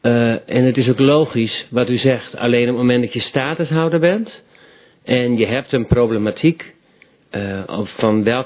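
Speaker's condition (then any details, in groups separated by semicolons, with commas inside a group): No condition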